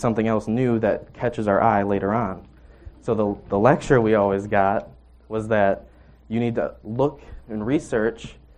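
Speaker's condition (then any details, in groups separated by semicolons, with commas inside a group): No condition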